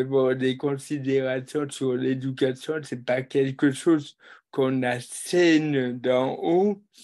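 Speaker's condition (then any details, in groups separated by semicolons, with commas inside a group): Cerebral palsy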